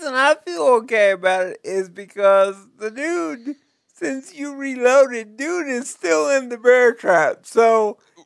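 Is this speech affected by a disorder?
Yes: cerebral palsy; difficulty typing.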